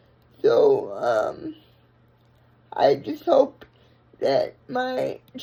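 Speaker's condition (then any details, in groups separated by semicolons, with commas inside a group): Brain injury; unable to walk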